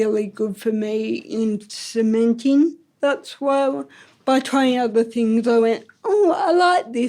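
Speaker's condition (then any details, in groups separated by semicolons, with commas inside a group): Ataxic cerebral palsy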